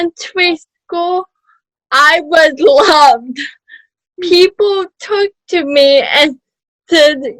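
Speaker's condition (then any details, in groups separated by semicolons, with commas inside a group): Cerebral palsy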